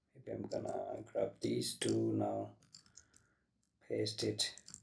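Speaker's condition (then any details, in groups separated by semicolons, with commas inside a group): No condition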